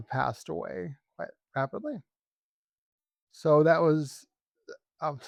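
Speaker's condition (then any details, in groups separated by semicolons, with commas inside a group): ALS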